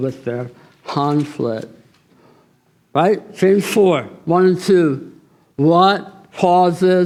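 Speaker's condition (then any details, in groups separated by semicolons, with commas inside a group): Tongue cancer surgery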